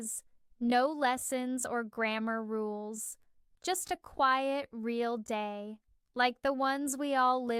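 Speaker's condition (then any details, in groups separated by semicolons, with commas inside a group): No condition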